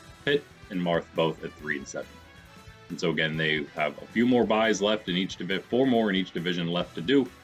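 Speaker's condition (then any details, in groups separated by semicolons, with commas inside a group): No condition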